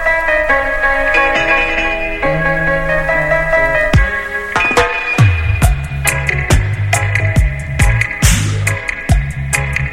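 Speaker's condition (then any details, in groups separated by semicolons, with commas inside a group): No condition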